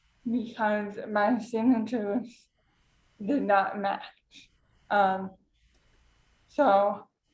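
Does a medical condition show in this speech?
Yes: cerebral palsy.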